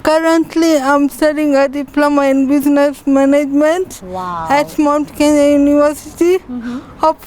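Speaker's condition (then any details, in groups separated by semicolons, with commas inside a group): Cerebral palsy; from birth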